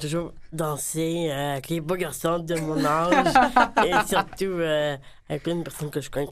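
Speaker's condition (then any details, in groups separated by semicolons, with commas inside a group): Down syndrome; trisomy 21, extra chromosome on 21st pair, with intellectual disability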